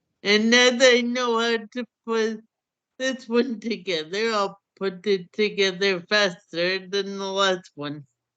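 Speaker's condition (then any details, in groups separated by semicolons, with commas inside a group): Cerebral palsy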